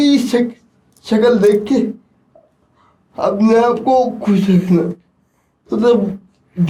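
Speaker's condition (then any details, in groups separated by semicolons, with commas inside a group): Cerebral palsy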